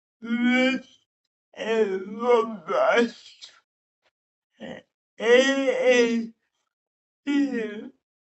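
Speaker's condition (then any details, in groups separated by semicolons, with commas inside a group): Cerebral palsy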